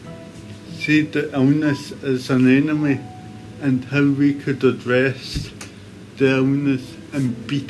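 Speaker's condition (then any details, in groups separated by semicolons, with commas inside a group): Cerebral palsy; complex operation for condition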